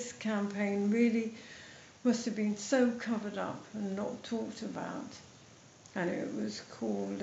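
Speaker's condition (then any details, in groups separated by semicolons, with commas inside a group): MND, mild; about 8 months since diagnosis; speech slightly affected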